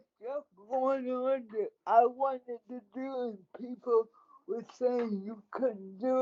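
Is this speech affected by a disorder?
Yes: cerebral palsy; cerebral palsy, affects walking and hands; speech affected.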